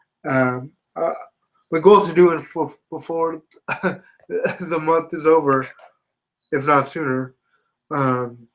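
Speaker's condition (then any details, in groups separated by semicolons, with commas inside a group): Spastic quadriplegia cerebral palsy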